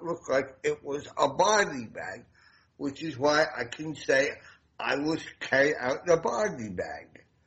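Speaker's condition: Damaged voice box; self-conscious about voice

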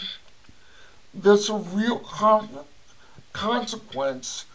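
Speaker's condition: Cerebral palsy; limbs affected

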